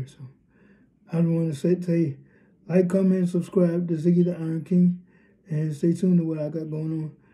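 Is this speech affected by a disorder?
Yes: cerebral palsy, spastic diplegia.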